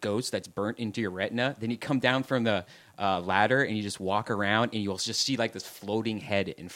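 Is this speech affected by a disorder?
No.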